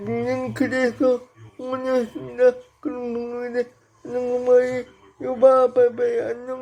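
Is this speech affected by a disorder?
Yes: brain lesion disability.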